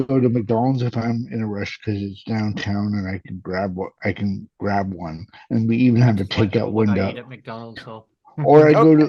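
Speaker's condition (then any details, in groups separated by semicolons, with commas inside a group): Cerebral palsy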